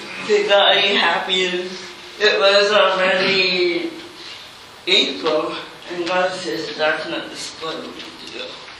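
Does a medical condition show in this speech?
Yes: cerebral palsy.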